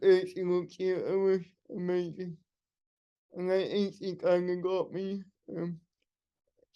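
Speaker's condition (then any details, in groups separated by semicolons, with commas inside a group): Cerebral palsy; wheelchair user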